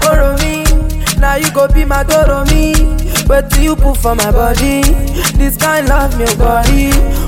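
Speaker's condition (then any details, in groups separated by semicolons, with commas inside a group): No condition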